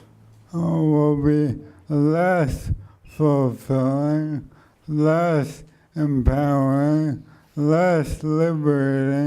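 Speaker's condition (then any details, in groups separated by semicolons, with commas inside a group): ALS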